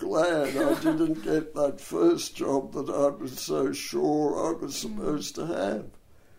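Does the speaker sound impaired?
Yes: dystonia and cerebral palsy; hard-to-diagnose.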